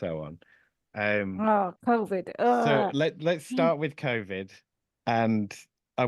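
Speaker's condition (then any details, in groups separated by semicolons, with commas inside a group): No condition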